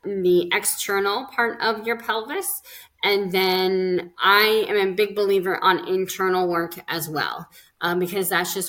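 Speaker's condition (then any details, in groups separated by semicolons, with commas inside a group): Cleft lip and palate; several facial surgeries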